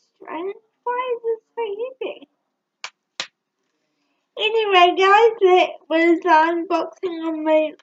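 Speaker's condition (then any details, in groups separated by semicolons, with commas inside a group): Cerebral palsy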